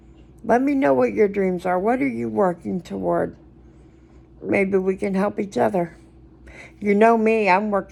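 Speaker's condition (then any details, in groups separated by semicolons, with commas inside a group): Cerebral palsy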